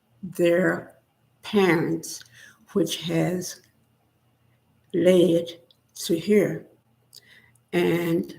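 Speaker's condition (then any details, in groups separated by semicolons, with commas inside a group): Spinal neurosarcoidosis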